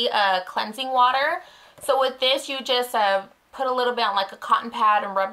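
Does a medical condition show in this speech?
No.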